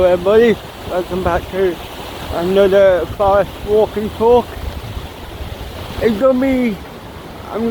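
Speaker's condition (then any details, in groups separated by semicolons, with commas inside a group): Cerebral palsy; mild, ataxic type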